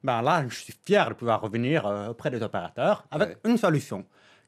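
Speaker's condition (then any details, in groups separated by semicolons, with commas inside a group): Deafness; between deaf and hard of hearing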